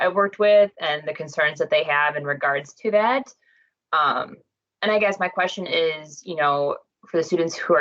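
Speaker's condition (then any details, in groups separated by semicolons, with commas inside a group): No condition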